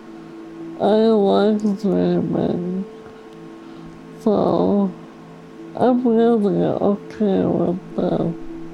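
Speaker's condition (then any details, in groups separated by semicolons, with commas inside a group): ALS; progressive, motorized wheelchair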